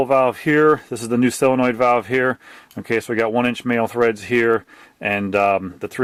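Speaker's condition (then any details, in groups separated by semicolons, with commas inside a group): No condition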